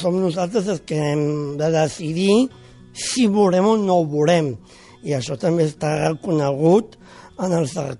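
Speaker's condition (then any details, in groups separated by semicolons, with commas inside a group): Down syndrome; congenital, born with it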